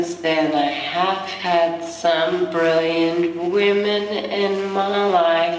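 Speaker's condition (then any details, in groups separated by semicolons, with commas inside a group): Cerebral palsy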